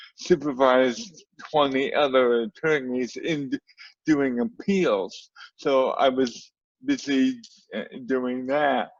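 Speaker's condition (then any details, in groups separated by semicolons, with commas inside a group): Cerebral palsy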